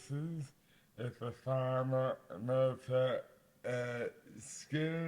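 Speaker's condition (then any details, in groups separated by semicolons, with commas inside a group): Dystonia; mouth impairment affects speech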